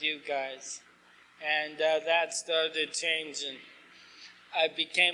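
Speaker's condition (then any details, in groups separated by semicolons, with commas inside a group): ALS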